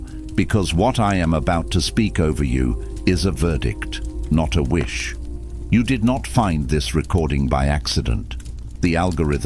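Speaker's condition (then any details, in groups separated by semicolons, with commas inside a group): No condition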